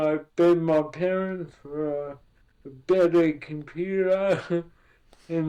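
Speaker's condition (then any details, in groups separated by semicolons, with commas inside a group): Cerebral palsy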